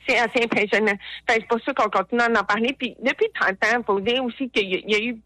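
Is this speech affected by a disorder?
Yes: hard of hearing; not very visible, daily obstacles.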